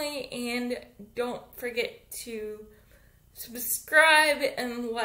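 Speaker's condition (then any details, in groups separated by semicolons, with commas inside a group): Cerebral palsy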